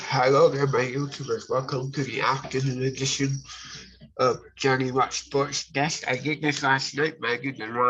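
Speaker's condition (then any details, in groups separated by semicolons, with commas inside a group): Cerebral palsy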